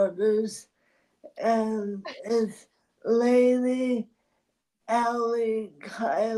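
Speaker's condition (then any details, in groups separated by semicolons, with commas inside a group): ALS; voice strains with talking, needs voice rest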